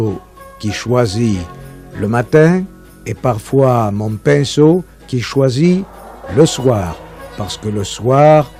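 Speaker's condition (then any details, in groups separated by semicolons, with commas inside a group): No condition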